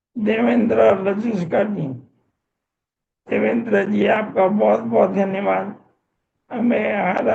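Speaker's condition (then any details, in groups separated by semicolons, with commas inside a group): Motor neurone disease; voice strong and loud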